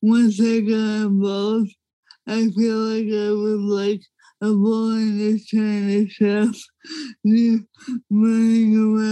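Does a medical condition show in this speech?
Yes: ALS; young woman with ALS.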